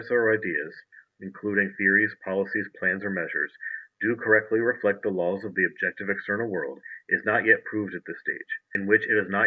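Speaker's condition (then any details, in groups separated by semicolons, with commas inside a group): No condition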